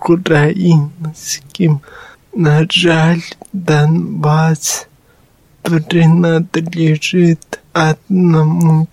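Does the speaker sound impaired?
Yes: cerebral palsy; speech defect noticeable to others, not heard by self, startled by own voice on microphone.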